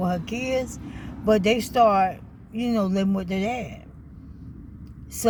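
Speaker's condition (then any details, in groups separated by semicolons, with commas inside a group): ALS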